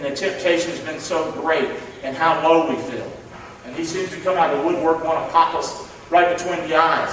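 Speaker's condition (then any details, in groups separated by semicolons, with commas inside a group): No condition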